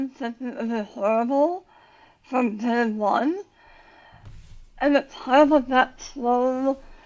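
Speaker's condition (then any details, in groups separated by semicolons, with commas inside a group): Tongue cancer surgery; most of tongue removed, radiation to half of neck; nine years since diagnosis, remission, neck tightness, jaw locking; altered speech, cannot raise voice, worse when tired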